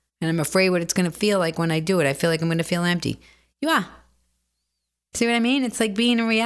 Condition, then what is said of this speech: None; typical speech.